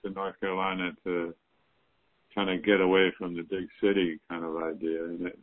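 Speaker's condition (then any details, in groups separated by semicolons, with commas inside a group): Parkinson's disease; past acupuncture without benefit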